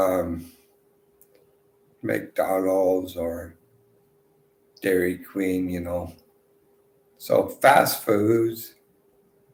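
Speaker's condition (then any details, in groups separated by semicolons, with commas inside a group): Multiple sclerosis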